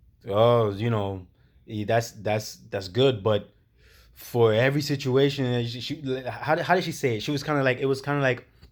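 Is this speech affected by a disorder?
No.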